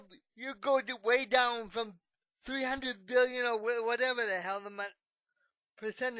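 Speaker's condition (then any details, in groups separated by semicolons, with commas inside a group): Cerebral palsy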